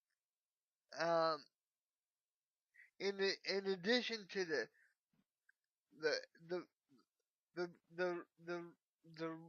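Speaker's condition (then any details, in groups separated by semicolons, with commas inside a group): Cerebral palsy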